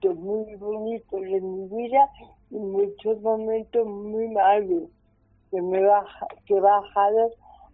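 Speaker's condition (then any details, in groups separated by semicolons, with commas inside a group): Cerebral palsy; brain damage at birth from lack of oxygen, midwife negligence, hospital Virgen de la Salud de Toledo, 47 years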